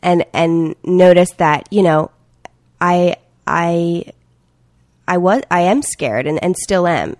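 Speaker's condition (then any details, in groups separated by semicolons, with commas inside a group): Stuttering; varies, very stuttery on phone interviews, sometimes hardly stuttery, at times many disfluencies; repeated words, prolonged sounds, blocks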